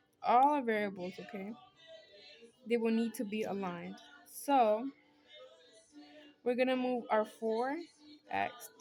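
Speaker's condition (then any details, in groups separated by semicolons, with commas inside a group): No condition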